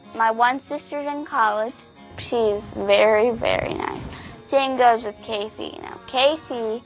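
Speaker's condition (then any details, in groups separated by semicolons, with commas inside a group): Cerebral palsy; spastic type, lack of oxygen at birth from prolapsed cord, breathing tube after birth, grade 4 of 4; legs affected, leg turns in, walks unstably on bent legs, wheelchair, physical therapy, poor hand coordination, writes on computer; predicted at birth to probably never speak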